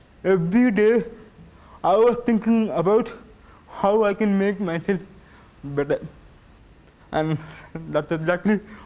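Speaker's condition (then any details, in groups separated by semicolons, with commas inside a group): Cerebral palsy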